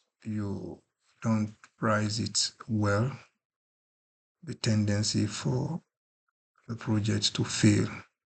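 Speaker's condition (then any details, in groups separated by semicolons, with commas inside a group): No condition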